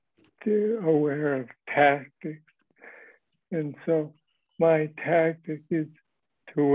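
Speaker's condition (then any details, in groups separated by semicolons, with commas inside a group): Parkinson's disease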